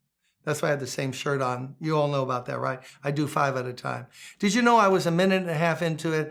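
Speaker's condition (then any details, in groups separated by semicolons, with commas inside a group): No condition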